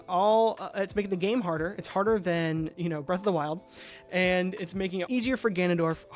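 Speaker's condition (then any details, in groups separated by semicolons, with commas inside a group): No condition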